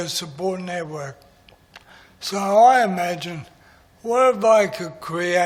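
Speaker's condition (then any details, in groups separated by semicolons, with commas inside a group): MND; voice is going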